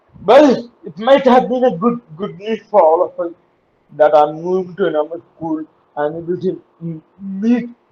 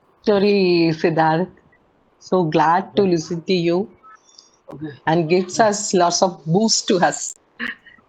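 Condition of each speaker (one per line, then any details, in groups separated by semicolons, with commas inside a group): Cerebral palsy; caused by neonatal jaundice, affects movement and reaction time, uses wheelchair; no daily physiotherapy; significantly reduced speech clarity
No condition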